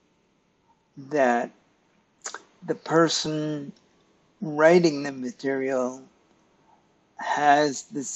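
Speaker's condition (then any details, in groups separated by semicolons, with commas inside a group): Cerebral palsy; stiff muscles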